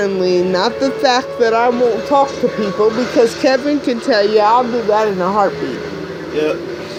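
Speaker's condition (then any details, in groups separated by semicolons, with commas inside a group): Cerebral palsy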